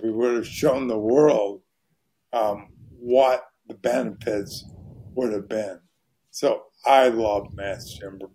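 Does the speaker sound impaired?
Yes: ALS; voice very hoarse.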